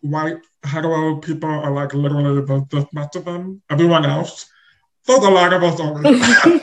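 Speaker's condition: Deaf or hard of hearing; does not hear everything

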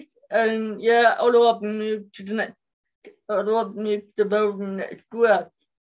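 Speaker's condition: Cerebral palsy; speech impairment

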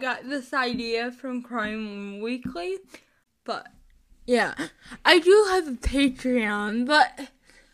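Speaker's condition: Cerebral palsy; recent health issues, about three-month break from podcasting

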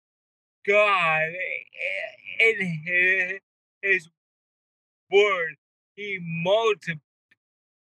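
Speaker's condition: Cerebral palsy; wheelchair user

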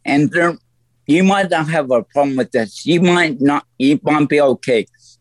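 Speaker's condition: Stroke; voice altered since stroke, lasting effect

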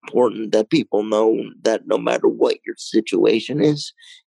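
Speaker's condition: Cerebral palsy, mild

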